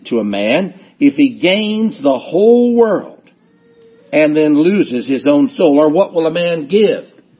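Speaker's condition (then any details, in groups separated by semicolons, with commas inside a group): No condition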